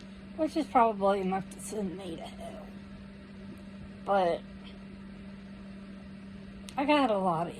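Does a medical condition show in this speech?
Yes: cerebral palsy.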